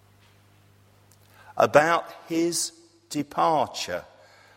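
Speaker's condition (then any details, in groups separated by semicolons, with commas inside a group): No condition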